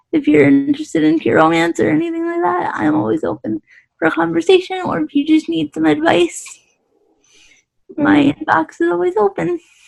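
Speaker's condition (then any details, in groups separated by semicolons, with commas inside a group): Cerebral palsy; quadriplegic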